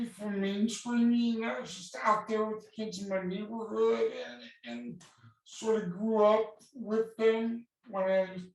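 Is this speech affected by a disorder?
Yes: cerebral palsy; voice slightly affected.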